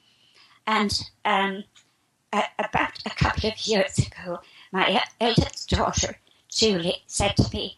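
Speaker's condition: Spasmodic dysphonia; spasmodic dysphonia for past 3 years, described as strangulation of the esophagus; about 3 years since onset, recent healing attributed to geopathic stress removal from apartment; expects to speak perfectly in a few minutes, asks hosts for healing meanwhile

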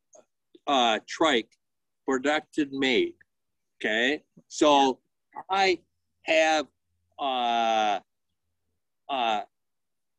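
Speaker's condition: Aphasia; can talk, loses about half the words in conversation, frequent hesitations

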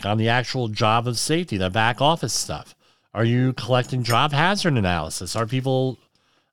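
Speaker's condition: Cleft lip and palate

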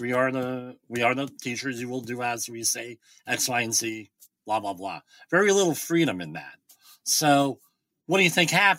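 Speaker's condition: Bilateral cleft lip and palate

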